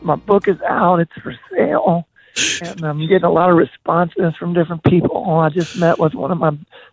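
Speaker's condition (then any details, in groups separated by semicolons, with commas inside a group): Voice disorder; progressive voice disorder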